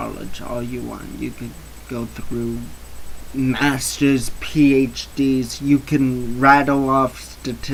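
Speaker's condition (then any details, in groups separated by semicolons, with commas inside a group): Cerebral palsy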